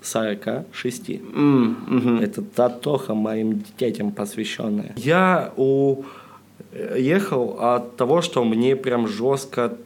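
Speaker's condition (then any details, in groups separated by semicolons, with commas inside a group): Stuttering, mild; persistent stutter, unable to get rid of it; slight stutter, sound and part-word repetitions, blocks, fillers, self-interruptions; repeated sounds, prolonged sounds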